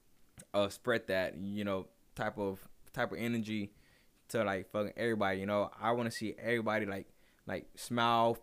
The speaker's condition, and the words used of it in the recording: Stuttering. I deal with like fucking stuttering a lot, you know, and whenever I was a kid, bro, I couldn't